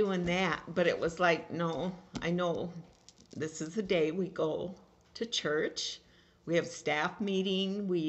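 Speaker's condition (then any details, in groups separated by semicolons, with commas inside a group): No condition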